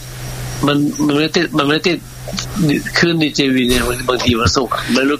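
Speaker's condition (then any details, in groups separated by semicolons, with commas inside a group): Stuttering; caller known to the radio host for stuttering; repeated sounds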